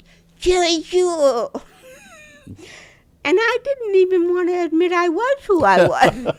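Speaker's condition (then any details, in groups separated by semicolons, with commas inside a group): Dystonia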